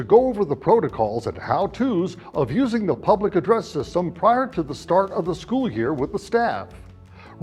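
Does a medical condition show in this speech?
No.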